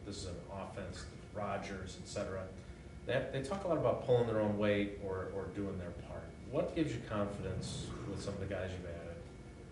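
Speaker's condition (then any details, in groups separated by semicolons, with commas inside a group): No condition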